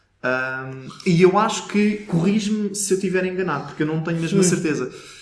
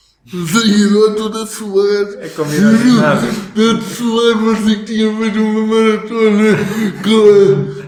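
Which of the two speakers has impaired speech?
The second: cerebral palsy; motor disability, affects walking and speaking; atypical speech, weekly speech therapy in childhood.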